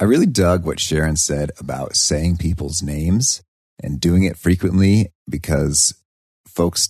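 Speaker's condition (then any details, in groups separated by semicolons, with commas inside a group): No condition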